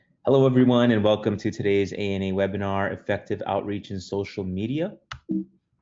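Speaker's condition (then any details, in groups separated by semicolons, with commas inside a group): No condition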